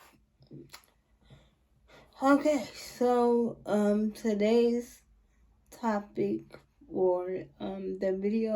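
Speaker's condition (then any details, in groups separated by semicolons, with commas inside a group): Cerebral palsy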